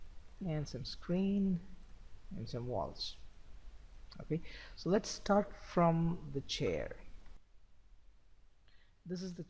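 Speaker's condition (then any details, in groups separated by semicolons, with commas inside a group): No condition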